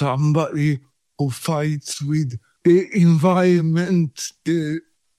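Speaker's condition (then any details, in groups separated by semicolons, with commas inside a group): Cerebral palsy; pain back within 3 days in Sweden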